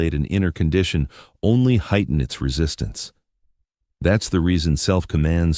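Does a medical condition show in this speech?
No.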